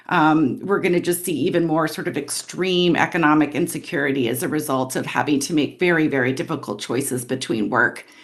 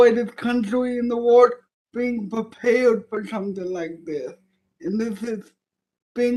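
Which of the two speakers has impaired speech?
The second: cerebral palsy; present from birth.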